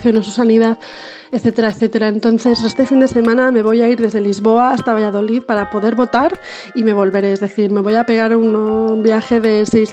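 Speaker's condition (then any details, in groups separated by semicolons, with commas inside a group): No condition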